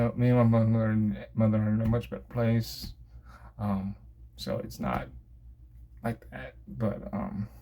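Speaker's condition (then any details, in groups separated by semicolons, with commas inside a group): Cerebral palsy; from birth, affects motor skills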